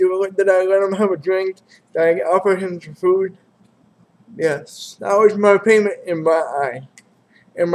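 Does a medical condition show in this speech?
Yes: cerebral palsy.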